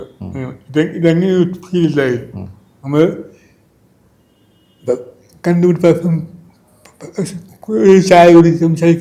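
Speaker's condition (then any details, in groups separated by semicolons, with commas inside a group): Cerebral palsy; from birth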